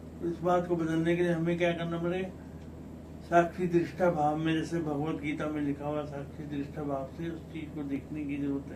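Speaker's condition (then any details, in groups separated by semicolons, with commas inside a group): Cerebral palsy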